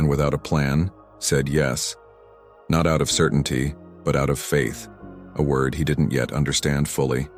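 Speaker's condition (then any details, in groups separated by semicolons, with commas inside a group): No condition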